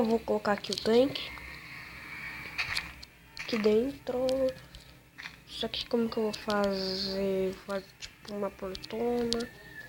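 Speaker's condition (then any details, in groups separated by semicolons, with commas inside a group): No condition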